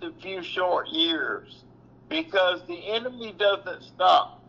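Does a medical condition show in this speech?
Yes: cerebral palsy; mobility affected, previously off feet; reports being back on feet, running in yard days after taking ImmuCyst supplement.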